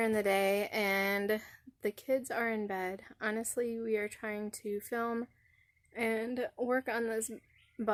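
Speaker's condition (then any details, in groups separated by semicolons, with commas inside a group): No condition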